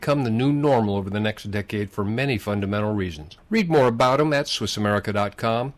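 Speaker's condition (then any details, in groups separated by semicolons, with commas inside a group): No condition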